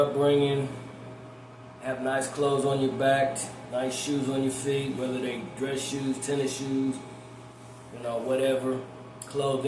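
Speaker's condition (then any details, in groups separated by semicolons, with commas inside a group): No condition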